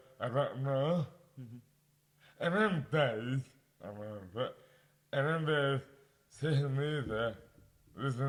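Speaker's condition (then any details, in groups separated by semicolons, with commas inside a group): Dystonia; mouth impairment affects speech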